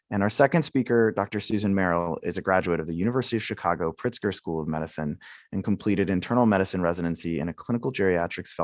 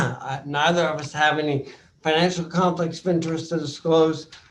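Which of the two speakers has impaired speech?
The second: bulbar onset ALS; recently diagnosed, mild bulbar symptoms; speech affected, sounds slightly drunk.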